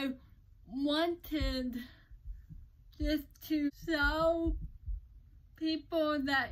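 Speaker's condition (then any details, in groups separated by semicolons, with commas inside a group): Cerebral palsy; uses crutches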